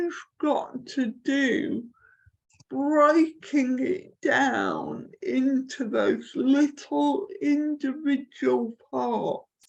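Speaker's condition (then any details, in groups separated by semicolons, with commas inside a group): Cerebral palsy; from birth, affects limbs and neck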